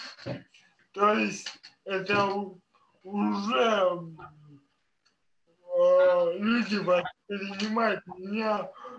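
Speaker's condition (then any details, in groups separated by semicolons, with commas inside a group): Cerebral palsy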